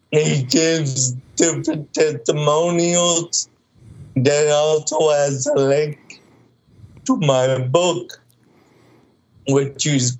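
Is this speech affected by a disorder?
Yes: cerebral palsy, mild; light case, muscles weak but working, cognition unaffected.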